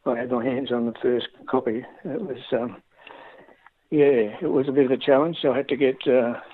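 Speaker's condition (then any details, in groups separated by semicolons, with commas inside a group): Parkinson's disease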